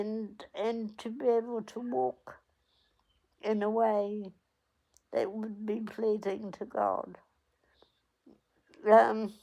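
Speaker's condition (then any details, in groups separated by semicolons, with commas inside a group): Cerebral palsy; onset at 8 days old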